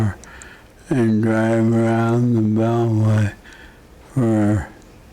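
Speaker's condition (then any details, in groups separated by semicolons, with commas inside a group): Parkinson's disease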